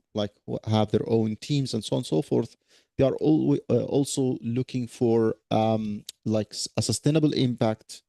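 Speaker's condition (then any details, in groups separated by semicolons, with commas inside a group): No condition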